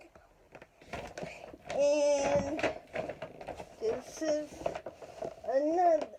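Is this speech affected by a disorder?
Yes: cerebral palsy; speech affected.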